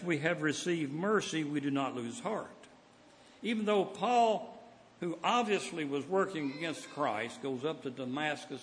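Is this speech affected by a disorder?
No.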